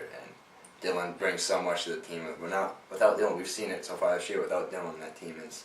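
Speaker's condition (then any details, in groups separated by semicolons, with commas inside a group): No condition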